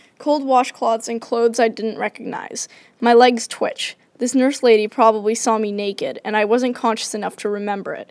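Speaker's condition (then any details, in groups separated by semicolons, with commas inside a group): No condition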